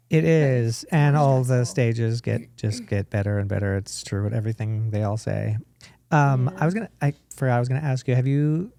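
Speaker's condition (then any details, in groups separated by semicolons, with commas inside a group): No condition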